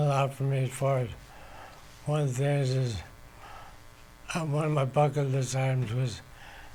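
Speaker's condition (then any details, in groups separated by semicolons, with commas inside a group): ALS; onset left hand, spread to right side, voice, legs, twitching; voice affected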